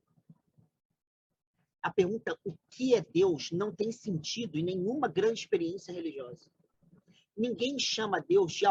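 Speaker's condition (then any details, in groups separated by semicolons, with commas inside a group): No condition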